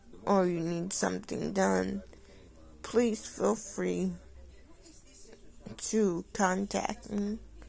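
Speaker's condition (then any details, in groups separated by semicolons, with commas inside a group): Cerebral palsy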